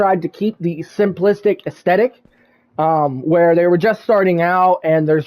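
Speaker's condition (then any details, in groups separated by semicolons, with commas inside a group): No condition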